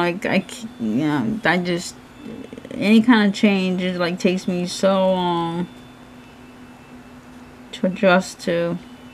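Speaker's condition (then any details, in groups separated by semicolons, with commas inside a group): Cerebral palsy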